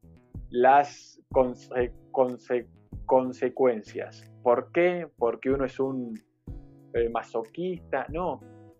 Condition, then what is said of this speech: Stuttering. Que mi habla no es fluida, que mi habla no es como la de, como la de ellos, que mi habla tiene bloqueos, tiene repeticiones y a veces que hay días que son muchos bloqueos